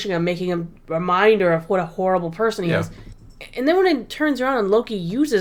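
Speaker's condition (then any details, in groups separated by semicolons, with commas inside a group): No condition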